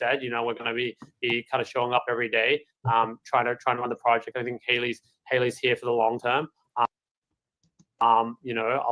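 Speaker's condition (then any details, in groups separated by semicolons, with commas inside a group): No condition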